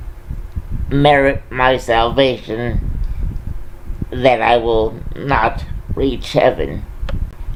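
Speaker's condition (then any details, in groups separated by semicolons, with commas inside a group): Cerebral palsy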